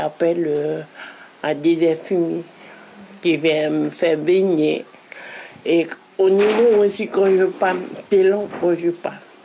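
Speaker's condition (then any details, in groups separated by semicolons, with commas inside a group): Huntington's disease; genetic, inherited; onset six years ago, motor and cognitive decline, involuntary movements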